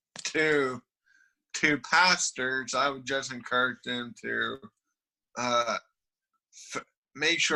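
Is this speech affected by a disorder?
Yes: cerebral palsy.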